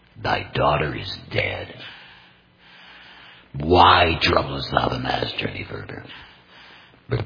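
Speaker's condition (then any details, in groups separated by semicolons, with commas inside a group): Total laryngectomy, complete laryngectomy, voice prosthesis; complete laryngectomy for larynx cancer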